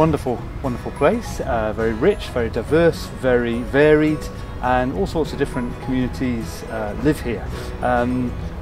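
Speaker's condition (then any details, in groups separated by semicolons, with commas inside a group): No condition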